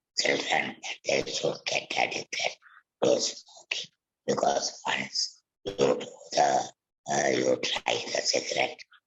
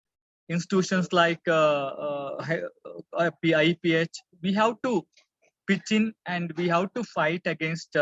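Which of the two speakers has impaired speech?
The first: laryngectomy for vocal cord cancer; vocal cord cancer, laryngectomy, radiotherapy, voice prosthesis; about thirteen years since diagnosis; natural voice lost, speaks with voice prosthesis.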